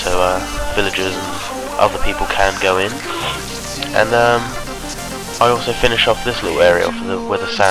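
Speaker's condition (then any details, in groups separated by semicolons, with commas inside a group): No condition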